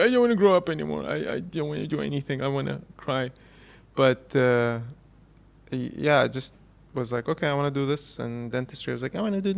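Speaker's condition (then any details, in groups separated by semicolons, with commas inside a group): No condition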